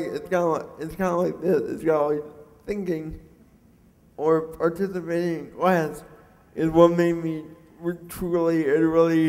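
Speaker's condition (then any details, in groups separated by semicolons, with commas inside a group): Cerebral palsy; mixed quadriplegic type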